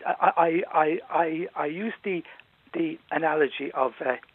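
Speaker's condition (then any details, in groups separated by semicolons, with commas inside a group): Stammer; stammer since childhood; much easier with age; varies, better when relaxed, worse when tired or anxious, lecturing needs extra preparation; repeated words, blocks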